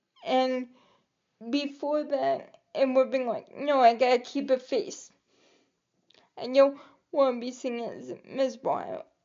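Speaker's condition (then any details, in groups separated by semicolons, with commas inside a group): Cerebral palsy; able to articulate and speak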